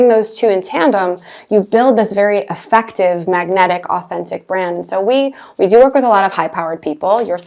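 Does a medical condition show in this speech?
No.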